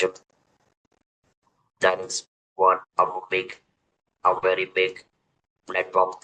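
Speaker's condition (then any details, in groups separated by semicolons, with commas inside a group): Throat cancer, electrolarynx user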